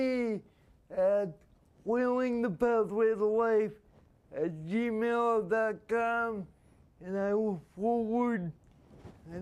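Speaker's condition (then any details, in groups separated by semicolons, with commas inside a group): Spastic quadriplegia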